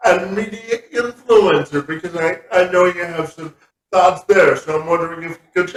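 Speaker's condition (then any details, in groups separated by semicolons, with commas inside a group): Cerebral palsy; spastic quadriplegic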